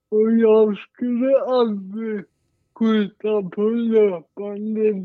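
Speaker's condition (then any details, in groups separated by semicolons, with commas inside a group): Cerebral palsy, mild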